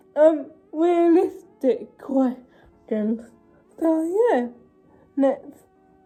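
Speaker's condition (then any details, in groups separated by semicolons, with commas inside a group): Cerebral palsy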